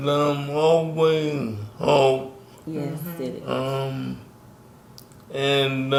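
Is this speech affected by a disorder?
Yes: ALS; still able to speak.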